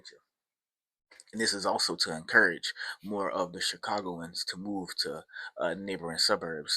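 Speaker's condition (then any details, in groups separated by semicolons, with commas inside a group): No condition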